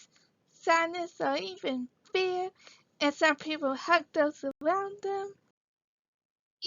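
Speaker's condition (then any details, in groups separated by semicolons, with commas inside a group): Cerebral palsy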